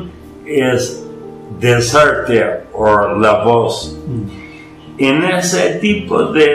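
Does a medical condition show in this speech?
Yes: ataxia; acquired, Lance-Adams syndrome, post-coma brain damage, ataxia, myoclonus.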